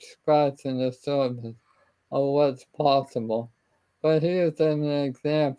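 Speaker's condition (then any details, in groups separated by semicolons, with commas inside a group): ALS; limb onset sporadic form; power chair, no arm or hand use; speech and swallowing trouble, weaker voice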